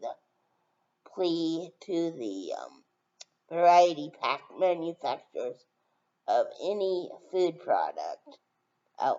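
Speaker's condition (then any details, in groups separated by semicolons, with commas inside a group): Brain injury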